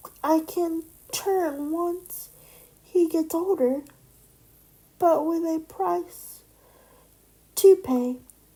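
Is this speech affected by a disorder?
Yes: cerebral palsy.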